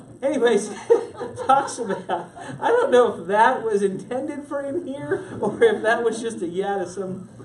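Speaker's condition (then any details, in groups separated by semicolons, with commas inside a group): No condition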